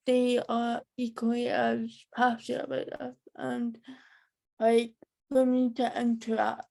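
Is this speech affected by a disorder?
Yes: cerebral palsy.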